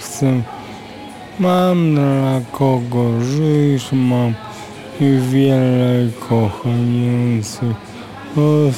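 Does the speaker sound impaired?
Yes: aphasia; acquired after accident, severe brain injury, prolonged unconsciousness, 1% survival odds, whole body paralysed after waking; age 39, right-sided weakness, walks with crutch, pool treatments at Lądek-Zdrój, earlier rehabilitation in Konstancin; no speech for about five years after regaining consciousness.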